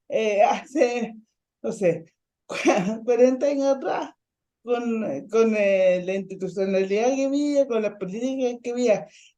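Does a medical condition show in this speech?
Yes: ataxic cerebral palsy.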